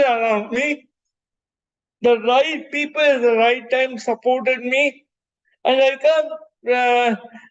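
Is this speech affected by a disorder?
Yes: cerebral palsy.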